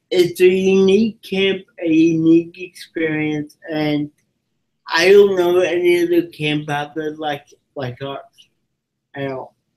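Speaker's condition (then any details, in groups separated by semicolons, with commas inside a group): Cerebral palsy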